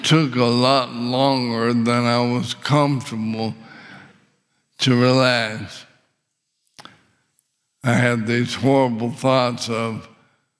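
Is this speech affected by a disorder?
Yes: ALS; muscles falling apart throughout body, swallowing difficulty; very little physical function, paralysis expected within a year or two, later breathing muscle failure expected; struggles with swallowing, choked seriously on saliva, windpipe tightened, couldn't breathe.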